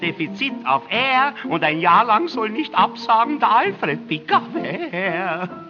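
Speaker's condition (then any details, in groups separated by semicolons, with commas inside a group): No condition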